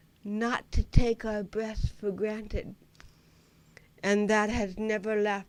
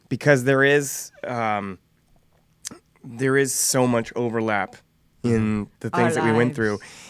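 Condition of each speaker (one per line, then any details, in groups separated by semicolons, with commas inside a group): Cerebral palsy; lifelong
No condition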